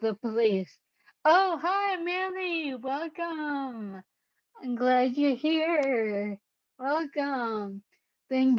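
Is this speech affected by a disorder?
Yes: cerebellar ataxia.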